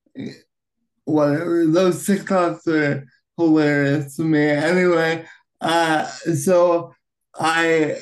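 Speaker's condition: Cerebral palsy, right-sided high tone

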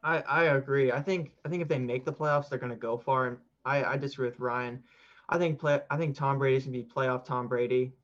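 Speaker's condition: No condition

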